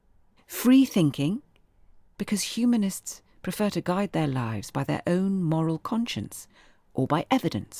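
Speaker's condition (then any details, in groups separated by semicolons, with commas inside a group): No condition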